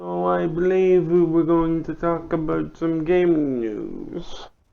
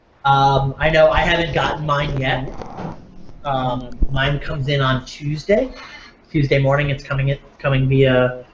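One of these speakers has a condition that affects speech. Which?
The first: cerebral palsy; limbs affected.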